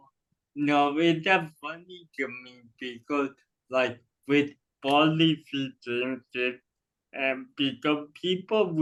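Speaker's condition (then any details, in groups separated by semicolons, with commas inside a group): Cerebral palsy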